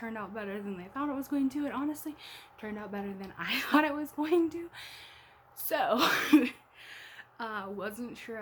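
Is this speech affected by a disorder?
No.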